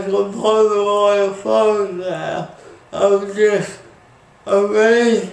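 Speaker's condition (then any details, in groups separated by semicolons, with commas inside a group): Speech impairment after birth surgery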